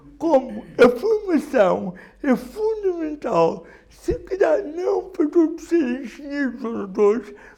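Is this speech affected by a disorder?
Yes: cerebral palsy; difficulty speaking but not communicating, voice may sound strange, listeners wrongly assume intellectual deficit.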